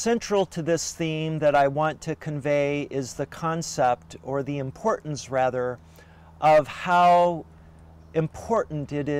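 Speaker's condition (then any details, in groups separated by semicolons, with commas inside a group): No condition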